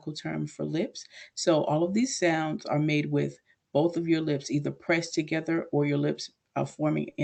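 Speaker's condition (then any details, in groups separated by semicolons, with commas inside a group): No condition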